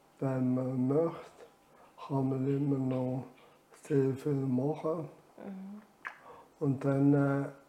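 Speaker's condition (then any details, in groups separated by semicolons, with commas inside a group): ALS; reduced air makes talking effortful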